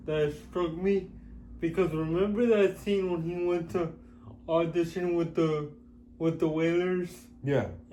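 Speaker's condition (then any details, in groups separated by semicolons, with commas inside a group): Cerebral palsy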